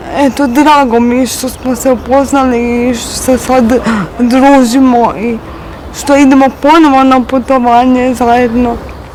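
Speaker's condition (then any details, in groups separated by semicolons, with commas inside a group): Cerebral palsy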